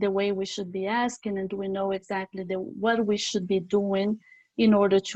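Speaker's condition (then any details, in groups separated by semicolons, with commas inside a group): No condition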